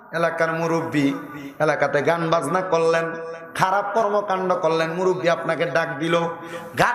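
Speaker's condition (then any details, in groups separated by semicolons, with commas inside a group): No condition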